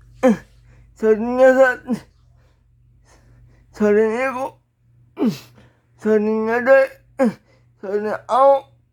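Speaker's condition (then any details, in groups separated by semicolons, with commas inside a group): Brain lesion disability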